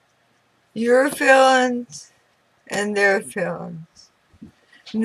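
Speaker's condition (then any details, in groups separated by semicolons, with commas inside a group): Throat cancer radiation damage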